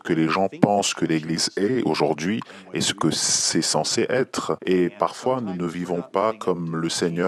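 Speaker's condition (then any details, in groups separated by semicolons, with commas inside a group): No condition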